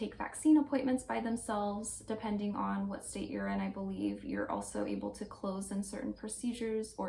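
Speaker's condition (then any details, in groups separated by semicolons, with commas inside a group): No condition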